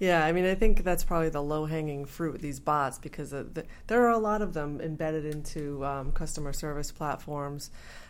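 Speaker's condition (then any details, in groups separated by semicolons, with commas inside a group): No condition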